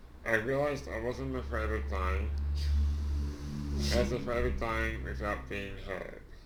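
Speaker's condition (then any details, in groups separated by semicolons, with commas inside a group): Duchenne muscular dystrophy; since childhood, wheelchair user; age 37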